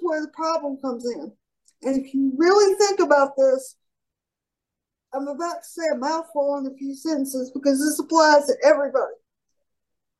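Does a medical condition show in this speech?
Yes: cerebral palsy; largely independent.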